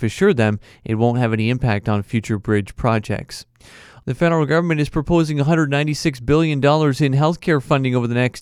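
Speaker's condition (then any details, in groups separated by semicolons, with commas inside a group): No condition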